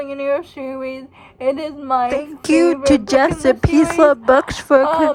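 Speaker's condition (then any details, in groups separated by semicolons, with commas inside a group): Cerebral palsy; uses wheelchair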